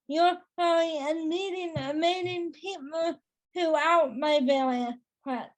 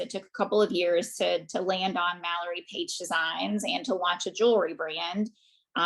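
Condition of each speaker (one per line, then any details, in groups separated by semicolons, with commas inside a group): Cerebral palsy; right side partly paralyzed, back surgery improved right-side movement; speech may be hard to understand
No condition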